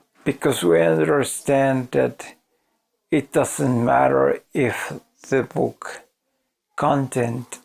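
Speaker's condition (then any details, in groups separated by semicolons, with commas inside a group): ALS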